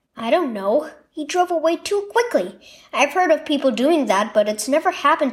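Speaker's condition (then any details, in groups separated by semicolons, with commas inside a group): No condition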